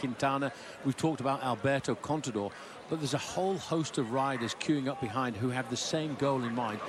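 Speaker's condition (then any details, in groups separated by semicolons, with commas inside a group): No condition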